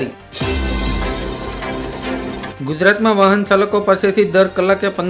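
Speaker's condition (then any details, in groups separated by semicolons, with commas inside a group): No condition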